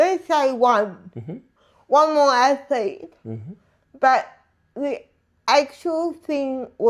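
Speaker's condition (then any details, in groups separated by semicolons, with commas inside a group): Disability affecting speech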